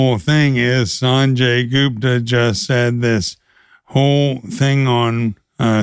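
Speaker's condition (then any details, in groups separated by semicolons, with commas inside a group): ALS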